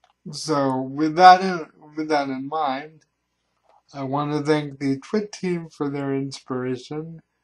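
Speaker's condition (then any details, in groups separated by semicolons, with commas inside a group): Cerebral palsy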